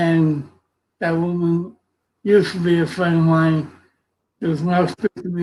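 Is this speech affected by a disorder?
Yes: cerebral palsy; from birth.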